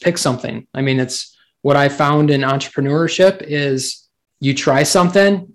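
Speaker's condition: No condition

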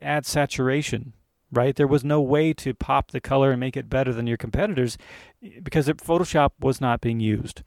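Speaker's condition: No condition

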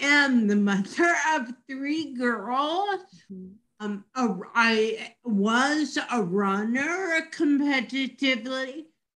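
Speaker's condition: Dysarthria after stroke; tracheotomy

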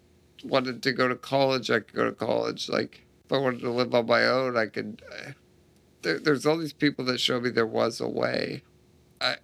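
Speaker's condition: Duchenne muscular dystrophy; stem cell therapy study begun about 12 to 13 years ago

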